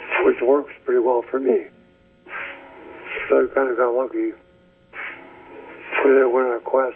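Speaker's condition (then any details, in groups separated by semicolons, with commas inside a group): ALS; speech getting worse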